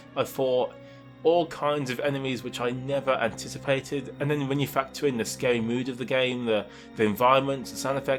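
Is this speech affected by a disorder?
No.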